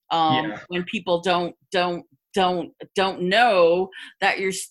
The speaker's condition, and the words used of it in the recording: Stuttering. I have more repetitions, and you seem to have more silent blocks.